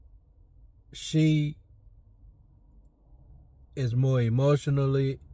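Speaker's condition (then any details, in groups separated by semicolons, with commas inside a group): No condition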